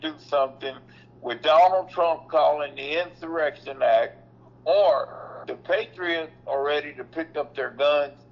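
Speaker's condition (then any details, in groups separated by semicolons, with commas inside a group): Cerebral palsy; mobility affected, previously off feet; reports being back on feet, running in yard days after taking ImmuCyst supplement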